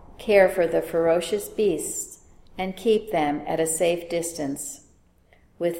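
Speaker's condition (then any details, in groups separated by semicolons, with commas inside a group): No condition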